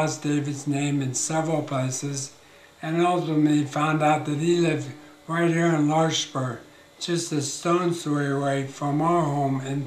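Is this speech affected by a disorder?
Yes: ALS.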